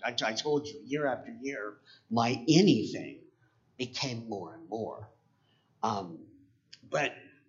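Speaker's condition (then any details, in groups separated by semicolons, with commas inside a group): Cleft palate; congenital cleft palate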